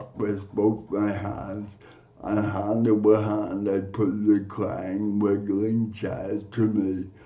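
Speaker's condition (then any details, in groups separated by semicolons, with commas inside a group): Cerebral palsy; from birth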